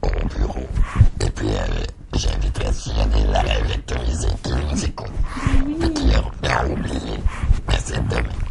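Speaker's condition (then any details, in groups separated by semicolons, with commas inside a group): Laryngectomy; larynx removed, breathes through neck stoma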